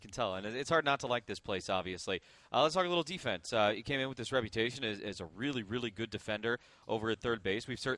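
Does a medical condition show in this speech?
No.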